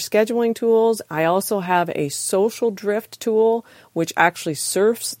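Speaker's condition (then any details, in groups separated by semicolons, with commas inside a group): No condition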